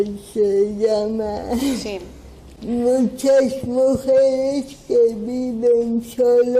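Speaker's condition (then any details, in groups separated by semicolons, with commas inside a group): Cerebral palsy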